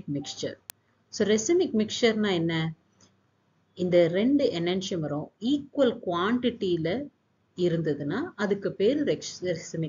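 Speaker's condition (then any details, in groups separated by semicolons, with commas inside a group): No condition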